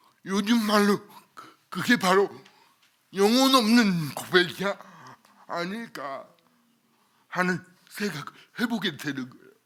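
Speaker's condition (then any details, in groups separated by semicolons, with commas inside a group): Cerebral palsy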